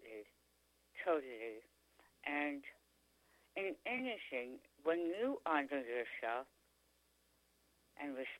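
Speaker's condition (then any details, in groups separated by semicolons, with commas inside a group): Tongue cancer; feeding tube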